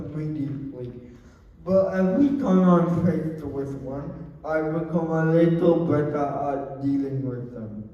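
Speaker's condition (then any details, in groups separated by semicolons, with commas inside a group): Cerebral palsy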